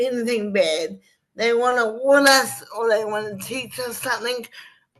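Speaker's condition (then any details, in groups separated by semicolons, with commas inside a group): Cerebral palsy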